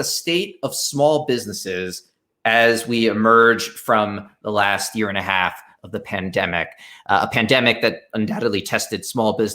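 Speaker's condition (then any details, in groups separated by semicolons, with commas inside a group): No condition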